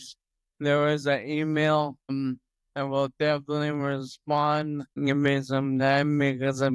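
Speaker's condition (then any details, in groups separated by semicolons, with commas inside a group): Toxic leukoencephalopathy, locked-in syndrome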